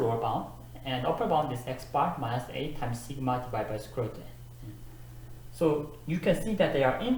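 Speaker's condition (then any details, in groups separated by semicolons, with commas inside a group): No condition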